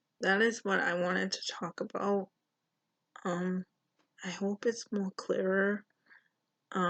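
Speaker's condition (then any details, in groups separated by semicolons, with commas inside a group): Cerebral palsy; poor balance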